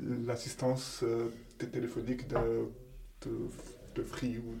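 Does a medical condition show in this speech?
Yes: stuttering; stutters since early childhood; hosts podcast Je bégaye, donc je suis, used as treatment to express himself better; stutter evolved over years of therapy with juliette de chassey, bellecour bégaiement; here repeated sounds, repeated words.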